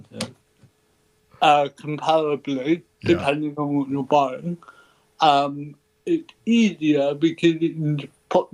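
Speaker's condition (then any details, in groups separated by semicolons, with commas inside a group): Cerebral palsy; ataxic type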